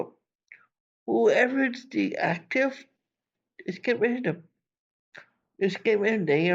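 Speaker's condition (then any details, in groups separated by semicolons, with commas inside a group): Cerebral palsy; from birth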